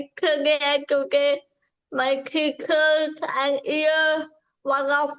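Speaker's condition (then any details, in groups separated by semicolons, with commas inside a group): Cerebral palsy; from birth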